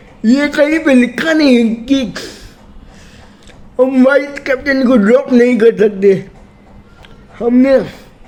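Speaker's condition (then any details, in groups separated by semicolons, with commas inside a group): Cerebral palsy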